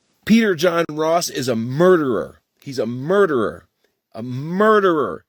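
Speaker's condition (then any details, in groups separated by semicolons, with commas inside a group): No condition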